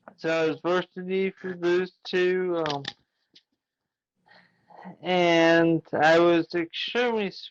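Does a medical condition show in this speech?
Yes: traumatic brain injury; ongoing therapy.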